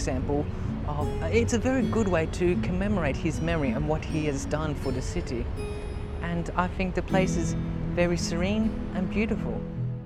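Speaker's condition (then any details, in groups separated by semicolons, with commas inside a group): No condition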